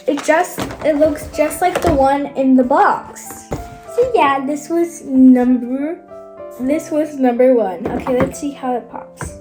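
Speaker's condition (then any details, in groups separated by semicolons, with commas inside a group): No condition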